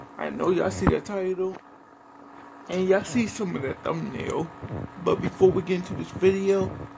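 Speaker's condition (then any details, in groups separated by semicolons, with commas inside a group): Cerebral palsy; wheelchair user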